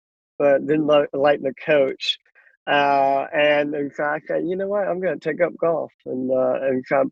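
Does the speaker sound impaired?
Yes: cleft lip and palate; congenital cleft lip and palate, possibly radiation-related, hole in mouth, could not eat, 23 surgeries, born with one arm.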